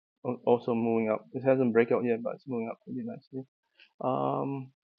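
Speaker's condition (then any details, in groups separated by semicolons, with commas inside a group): No condition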